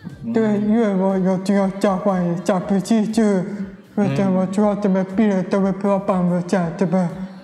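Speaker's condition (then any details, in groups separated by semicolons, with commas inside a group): Hearing impairment; wears hearing aid, hears car horns and ambulance sirens with hearing aid; converses orally with host without interpreter; speech not very clear, others may not understand her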